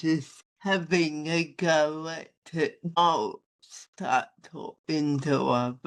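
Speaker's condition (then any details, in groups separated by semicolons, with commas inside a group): Athetoid spastic cerebral palsy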